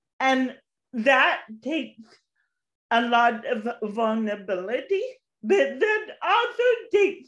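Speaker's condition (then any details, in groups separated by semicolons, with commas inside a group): Cerebral palsy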